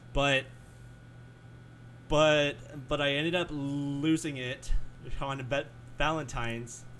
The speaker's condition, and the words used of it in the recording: Stuttering. Because when whenever you talk the way I do, and then some days you you would just have a bad talking day, mm.